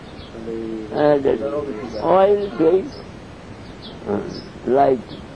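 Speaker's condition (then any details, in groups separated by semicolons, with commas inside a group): Deafness; cannot hear audience questions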